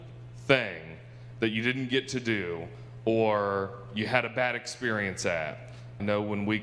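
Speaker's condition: No condition

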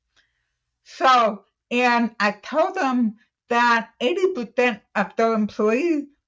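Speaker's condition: Deaf, cochlear implant user; uses cochlear implant

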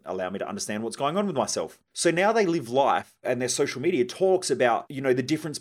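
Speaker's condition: No condition

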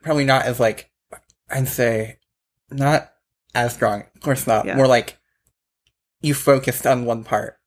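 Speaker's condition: Bilateral cleft lip and palate, complete bilateral cleft lip and palate

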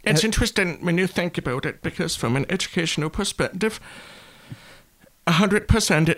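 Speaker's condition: Deafness; brown cochlear implant on side of head, once damaged by water from hose and repaired

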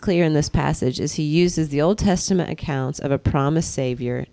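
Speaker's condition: No condition

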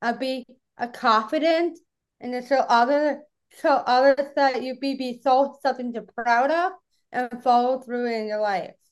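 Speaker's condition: Down syndrome; born without esophagus

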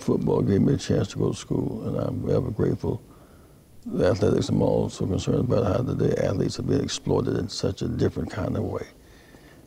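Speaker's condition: Parkinson's disease; speech therapy

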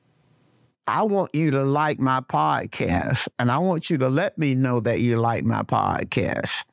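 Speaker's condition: No condition

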